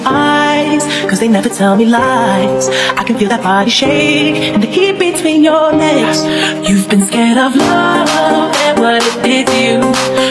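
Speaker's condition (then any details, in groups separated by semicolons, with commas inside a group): No condition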